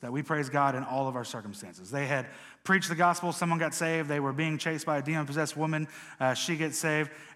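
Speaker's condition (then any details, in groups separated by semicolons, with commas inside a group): No condition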